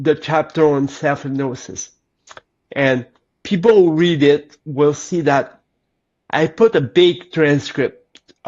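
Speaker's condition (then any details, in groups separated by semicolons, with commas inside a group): Cerebral palsy; lifelong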